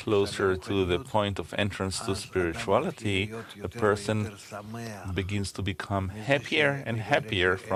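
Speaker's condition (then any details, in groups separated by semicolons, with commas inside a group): No condition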